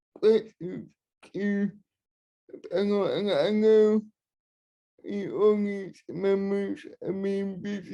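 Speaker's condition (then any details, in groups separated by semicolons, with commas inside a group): Cerebral palsy, spastic and dyskinetic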